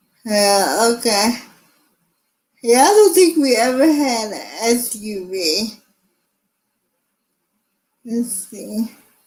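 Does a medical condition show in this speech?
Yes: cerebral palsy.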